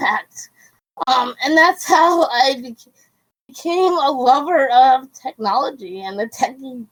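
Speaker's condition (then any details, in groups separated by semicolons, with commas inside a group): Cerebral palsy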